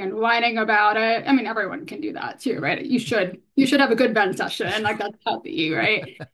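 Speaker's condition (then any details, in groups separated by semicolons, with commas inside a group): Hearing loss, bilateral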